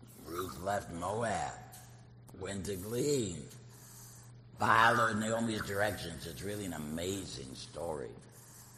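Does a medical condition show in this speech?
Yes: laryngectomy, voice prosthesis; total laryngectomy after cancer recurrence.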